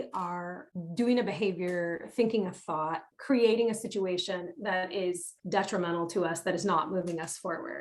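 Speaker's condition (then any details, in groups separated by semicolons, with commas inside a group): No condition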